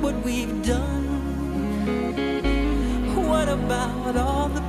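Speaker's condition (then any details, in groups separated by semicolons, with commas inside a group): No condition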